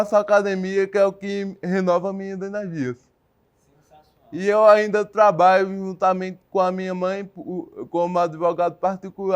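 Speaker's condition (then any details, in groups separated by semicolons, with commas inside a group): Cerebral palsy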